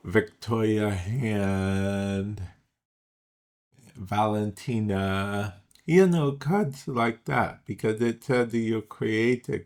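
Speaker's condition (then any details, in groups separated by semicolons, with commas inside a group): Cerebral palsy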